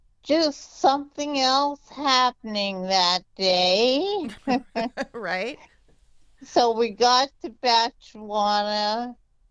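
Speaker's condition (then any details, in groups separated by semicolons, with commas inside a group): Multiple sclerosis; diagnosed at age 17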